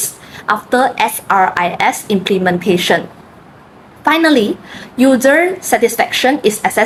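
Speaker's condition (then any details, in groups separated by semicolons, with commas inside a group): No condition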